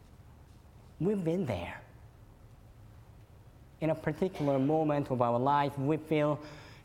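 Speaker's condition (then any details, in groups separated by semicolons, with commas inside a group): Cleft lip and palate; fed formula and cow milk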